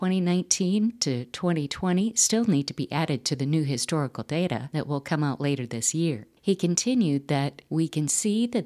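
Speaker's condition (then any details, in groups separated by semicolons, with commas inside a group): No condition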